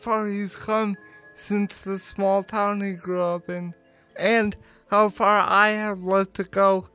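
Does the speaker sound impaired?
Yes: cerebral palsy; power wheelchair user, personal support worker 6 hours weekly, mother toilets, washes, cooks, dresses, drives; needs daily personal support, help getting up every morning.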